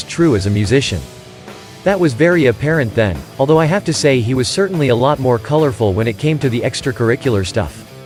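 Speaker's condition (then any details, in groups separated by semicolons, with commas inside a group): No condition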